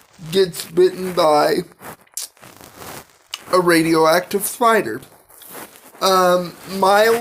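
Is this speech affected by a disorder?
Yes: cerebral palsy.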